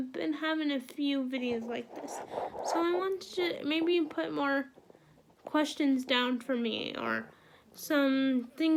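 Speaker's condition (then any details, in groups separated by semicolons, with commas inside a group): Cerebral palsy; wheelchair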